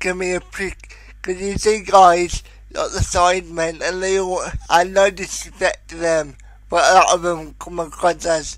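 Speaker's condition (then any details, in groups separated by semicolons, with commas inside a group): Cerebral palsy; most severe type, present since birth, uses electric wheelchair driven himself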